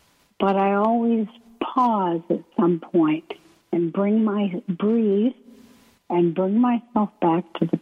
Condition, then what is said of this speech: ALS (motor neuron disease). So my breathing is affected by the ALS.